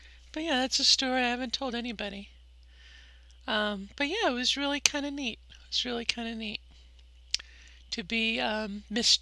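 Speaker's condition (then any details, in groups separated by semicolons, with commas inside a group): No condition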